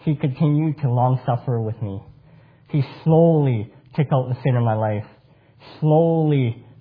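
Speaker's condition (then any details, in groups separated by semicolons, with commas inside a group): Cleft palate; congenital cleft palate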